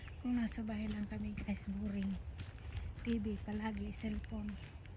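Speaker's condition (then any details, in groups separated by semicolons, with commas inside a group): No condition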